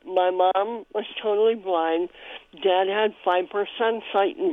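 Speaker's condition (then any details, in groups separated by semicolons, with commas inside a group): Cleft palate; congenital cleft palate, feeding difficulty in infancy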